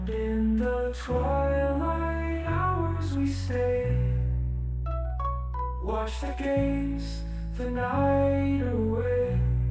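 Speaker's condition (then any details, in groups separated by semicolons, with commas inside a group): No condition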